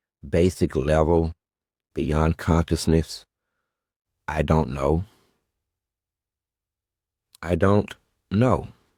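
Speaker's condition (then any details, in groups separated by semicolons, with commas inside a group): No condition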